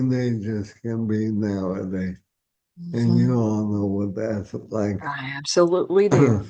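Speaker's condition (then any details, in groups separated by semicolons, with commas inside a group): ALS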